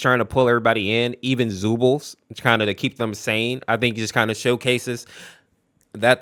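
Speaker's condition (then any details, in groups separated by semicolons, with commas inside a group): No condition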